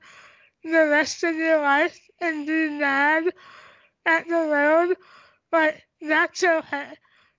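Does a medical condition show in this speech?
Yes: tracheostomy; congenital cystic hygroma of head and neck, lymphatic system, cysts in airway and esophagus, 50-60 surgeries; doctors predicted never talking, learned to talk, unable to swallow, breathing effortful when running.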